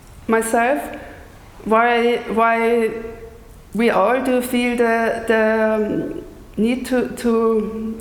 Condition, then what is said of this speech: Stuttering. Because naturally I talk slower than someone who speaks fluently.